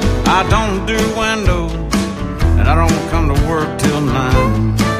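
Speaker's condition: No condition

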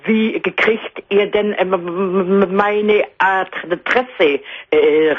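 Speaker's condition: Stuttering; childhood onset, noticed at age 10, lifelong; still stuttering at 61, past therapies including breathing therapy from Holland; not fluent, stutter audible on call, at worst half a day per word, partly improved by therapy; repeated sounds

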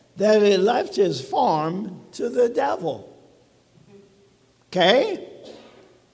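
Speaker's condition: ALS; talks funny, speech sounds abnormal

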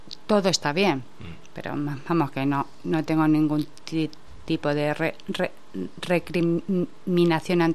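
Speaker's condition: Stuttering; repeated sounds, blocks

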